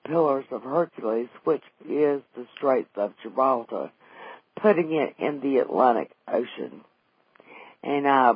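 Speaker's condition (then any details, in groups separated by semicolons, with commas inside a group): Vocal cord paralysis after stroke; wheelchair user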